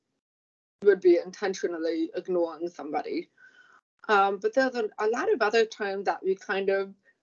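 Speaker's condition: Profound deafness, profound, from meningitis; vestibular loss

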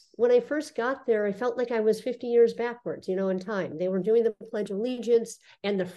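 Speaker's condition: Cleft lip and palate; congenital

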